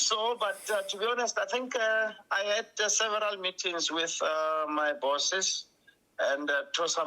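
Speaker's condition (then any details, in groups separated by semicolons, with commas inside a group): No condition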